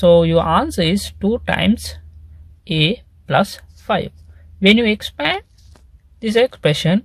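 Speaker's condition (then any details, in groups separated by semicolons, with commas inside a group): No condition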